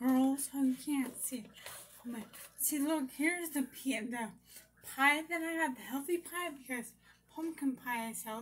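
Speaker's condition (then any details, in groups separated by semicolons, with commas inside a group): Brain injury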